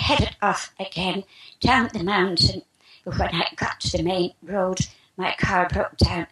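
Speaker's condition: Spasmodic dysphonia; about 3 years since onset

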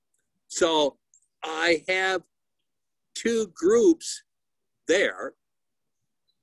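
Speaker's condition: Aphasia; initially no talking

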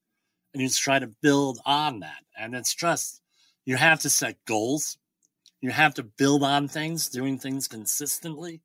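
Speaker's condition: Bilateral cleft lip and palate; speech once unintelligible

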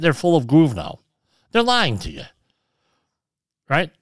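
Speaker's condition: Cleft lip and palate

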